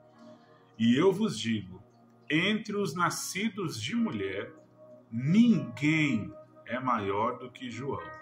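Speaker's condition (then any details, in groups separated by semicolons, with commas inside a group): No condition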